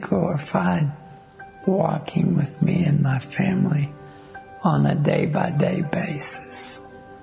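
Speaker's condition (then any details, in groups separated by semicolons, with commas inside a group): ALS; wheelchair user; diagnosed 5 years ago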